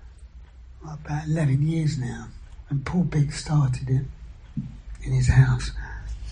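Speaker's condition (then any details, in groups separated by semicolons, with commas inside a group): Throat cancer surgery, vocal injections; three vocal cord injections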